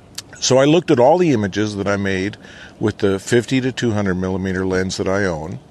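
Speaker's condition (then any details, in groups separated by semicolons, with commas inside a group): No condition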